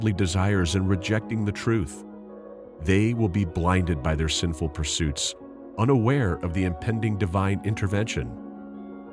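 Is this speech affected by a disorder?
No.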